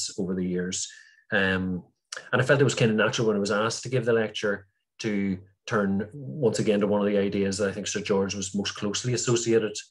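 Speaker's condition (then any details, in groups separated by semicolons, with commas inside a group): No condition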